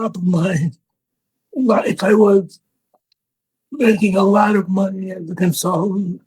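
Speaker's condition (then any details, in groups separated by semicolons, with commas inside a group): Parkinson's disease; deep brain stimulation electrodes implanted, tremor onset; handwriting almost illegible, visible hand shaking; speech worsened, main symptom, electrodes near speech center affect speech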